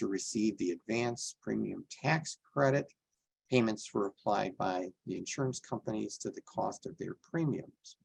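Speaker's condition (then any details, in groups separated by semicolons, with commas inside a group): No condition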